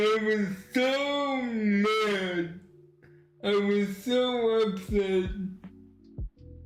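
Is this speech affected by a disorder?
Yes: cerebral palsy.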